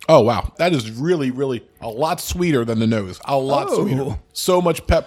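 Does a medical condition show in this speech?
No.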